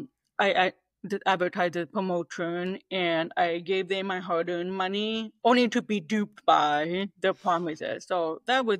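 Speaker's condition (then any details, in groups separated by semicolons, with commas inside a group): Deafness, 98% hearing loss; communicates primarily through oral speech, knows little sign language, removes hearing aids after noisy days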